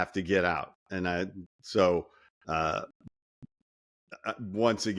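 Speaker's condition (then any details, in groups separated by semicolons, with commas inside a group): No condition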